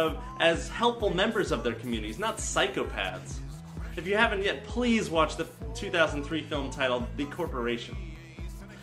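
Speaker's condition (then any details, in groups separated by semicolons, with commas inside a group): No condition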